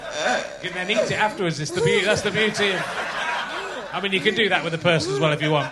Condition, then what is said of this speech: No condition.